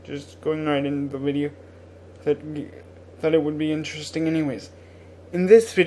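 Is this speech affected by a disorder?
Yes: cerebral palsy.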